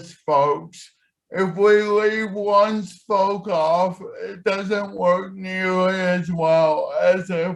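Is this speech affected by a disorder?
Yes: cerebral palsy.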